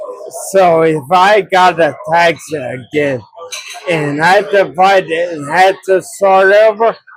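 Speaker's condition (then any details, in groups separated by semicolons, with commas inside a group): Ataxia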